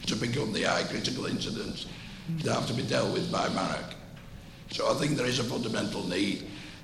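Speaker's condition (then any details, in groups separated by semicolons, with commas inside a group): Voice prosthesis; uses voice prosthesis; speaks with voice prosthesis, asks listeners to accommodate voice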